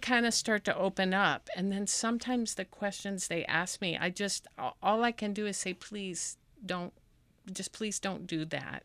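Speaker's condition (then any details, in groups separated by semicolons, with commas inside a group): No condition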